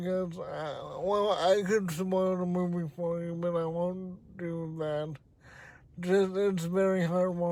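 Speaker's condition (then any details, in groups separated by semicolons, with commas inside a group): Cerebral palsy, severe; spastic type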